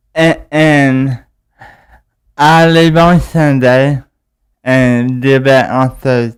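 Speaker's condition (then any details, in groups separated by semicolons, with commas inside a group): Cerebral palsy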